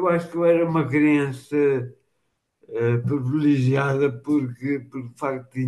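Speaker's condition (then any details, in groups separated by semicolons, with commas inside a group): Machado-Joseph disease (sca3)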